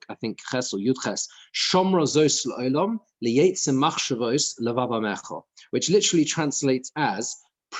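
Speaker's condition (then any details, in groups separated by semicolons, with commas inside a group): No condition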